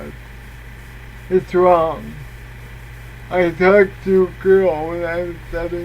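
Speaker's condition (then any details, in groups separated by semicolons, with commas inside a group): Cerebral palsy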